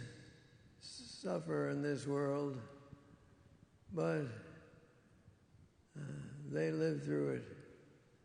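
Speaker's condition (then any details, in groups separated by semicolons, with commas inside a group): Parkinson's disease; diagnosed 20 years ago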